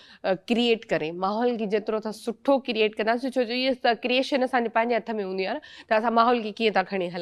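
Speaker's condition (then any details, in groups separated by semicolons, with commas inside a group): No condition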